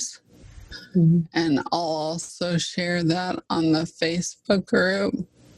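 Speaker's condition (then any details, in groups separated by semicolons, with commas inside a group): ALS (Lou Gehrig's disease)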